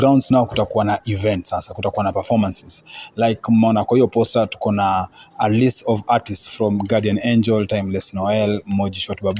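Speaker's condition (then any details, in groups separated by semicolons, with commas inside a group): No condition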